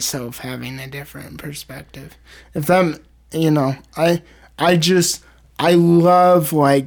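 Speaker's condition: Cerebral palsy, spastic

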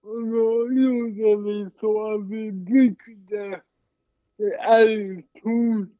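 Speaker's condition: Cerebral palsy, mild

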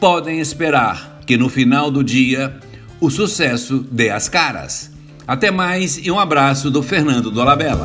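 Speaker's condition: No condition

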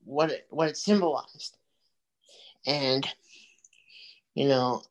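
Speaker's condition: Cerebral palsy; from birth

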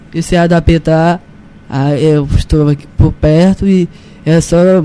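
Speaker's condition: Down syndrome; 18 years old, turning 19

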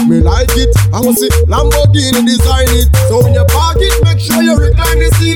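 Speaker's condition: No condition

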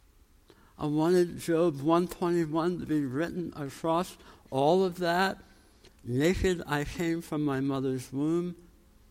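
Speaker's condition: Tongue cancer, jaw reconstruction

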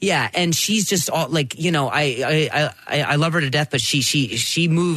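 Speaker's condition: Stuttering; vocal contusion and major concussion, seen by neurologist, chiropractor, physical therapist; 12 years since injury, in speech therapy, oldest client, melodic intonation therapy tried; sometimes on stage, worse when nervous or stressed, rapid sound repetitions, once much worse; repeated words, blocks

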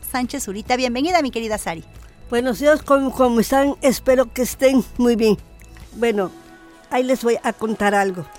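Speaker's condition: Down syndrome; adult woman

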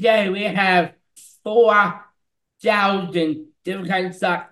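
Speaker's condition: Down syndrome

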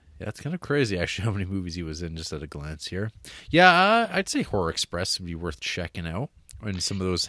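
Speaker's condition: No condition

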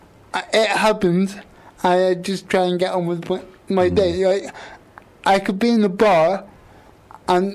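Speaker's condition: Quadriplegic cerebral palsy; all four limbs affected, right side worse than left, wheelchair bound, 24-hour care; obvious speech impediment, quite a bit of effort to speak and shape words, considers self understandable

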